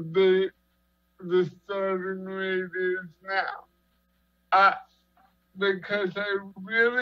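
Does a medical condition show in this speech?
Yes: cerebral palsy; 37 years, long-term care.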